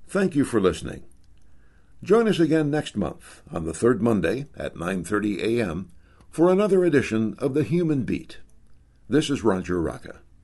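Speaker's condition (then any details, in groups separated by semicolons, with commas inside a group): No condition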